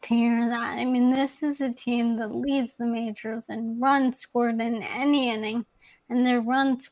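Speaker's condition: ALS; young onset, young woman living with ALS

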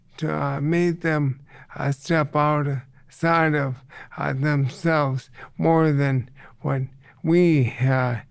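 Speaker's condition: ALS; reduced ability to get around

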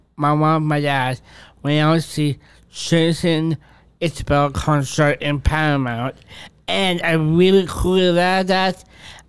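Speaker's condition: Down syndrome; struggles to reach high notes when singing

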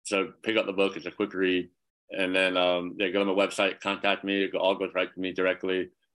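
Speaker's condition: Cleft palate; congenital, severe

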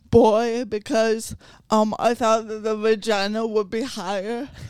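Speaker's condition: Cerebral palsy

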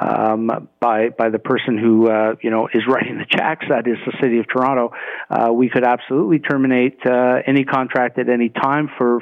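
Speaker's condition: No condition

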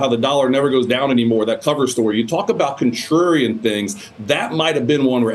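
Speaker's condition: No condition

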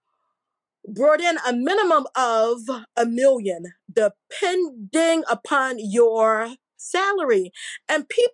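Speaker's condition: Stuttering; adjusting to it; prolonged sounds

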